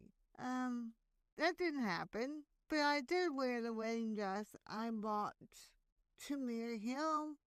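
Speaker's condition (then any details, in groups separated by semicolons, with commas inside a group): Hemiplegic cerebral palsy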